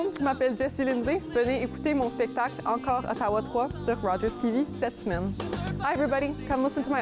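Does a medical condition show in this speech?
No.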